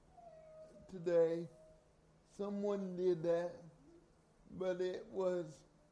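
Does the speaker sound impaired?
Yes: cerebral palsy; from birth.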